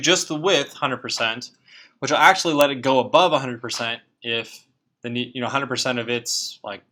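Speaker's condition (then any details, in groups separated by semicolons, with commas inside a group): No condition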